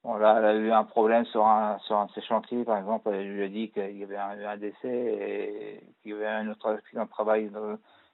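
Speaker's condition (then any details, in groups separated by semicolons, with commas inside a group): Parkinson's disease; pronounced tremors at times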